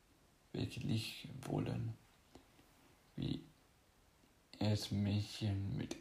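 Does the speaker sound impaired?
Yes: cerebral palsy; cerebral palsy from birth.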